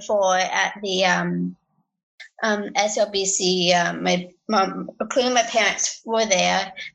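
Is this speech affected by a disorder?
Yes: Down syndrome; adult woman.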